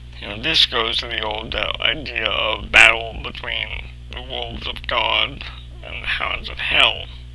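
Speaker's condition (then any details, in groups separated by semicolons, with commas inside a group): Cerebral palsy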